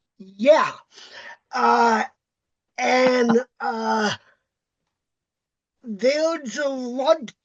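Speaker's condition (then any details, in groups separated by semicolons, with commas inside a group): Cerebral palsy; uses walker and wheelchair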